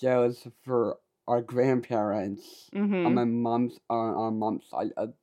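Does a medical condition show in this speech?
Yes: Down syndrome.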